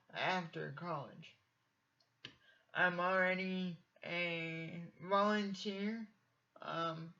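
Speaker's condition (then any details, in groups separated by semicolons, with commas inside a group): Cerebral palsy; from birth, uses wheelchair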